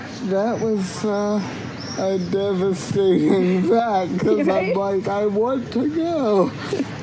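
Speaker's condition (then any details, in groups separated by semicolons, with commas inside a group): Cerebral palsy; cannot walk unaided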